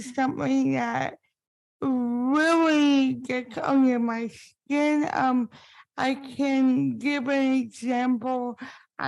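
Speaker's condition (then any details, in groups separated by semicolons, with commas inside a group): Spastic cerebral palsy; impaired speech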